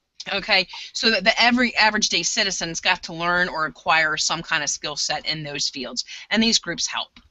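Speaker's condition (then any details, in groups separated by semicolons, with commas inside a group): No condition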